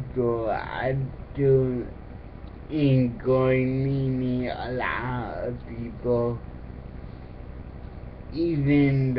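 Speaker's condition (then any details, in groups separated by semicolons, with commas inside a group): Cerebral palsy; affects speech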